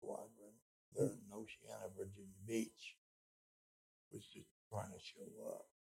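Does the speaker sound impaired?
Yes: speech impediment.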